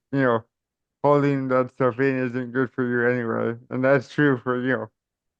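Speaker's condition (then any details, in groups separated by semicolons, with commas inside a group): Cerebral palsy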